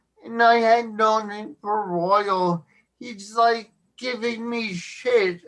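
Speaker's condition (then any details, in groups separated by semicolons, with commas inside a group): Cerebral palsy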